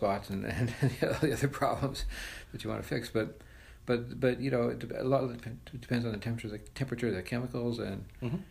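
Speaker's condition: Parkinson's disease; Parkinson's disease for quite a while; traveling increasingly difficult

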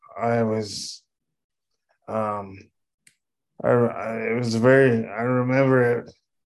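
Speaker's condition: Cerebral palsy; power chair

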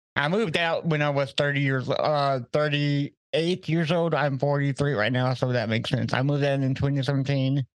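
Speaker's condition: Cerebral palsy, mild

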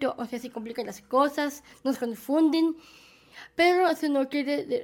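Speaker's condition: Down syndrome; present from birth

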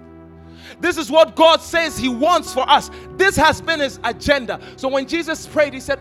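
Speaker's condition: No condition

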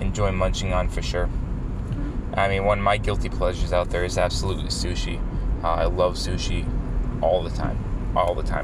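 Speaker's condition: No condition

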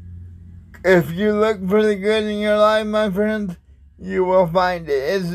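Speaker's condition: Cerebral palsy

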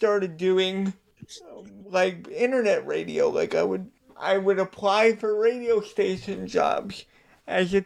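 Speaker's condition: Cerebral palsy; limited outdoor play in childhood

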